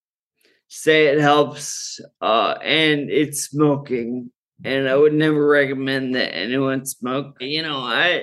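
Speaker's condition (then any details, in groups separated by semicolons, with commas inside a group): Friedreich's ataxia; diagnosed sophomore year of college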